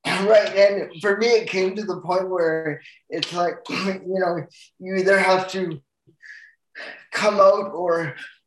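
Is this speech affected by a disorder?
Yes: cerebral palsy; full-time wheelchair user.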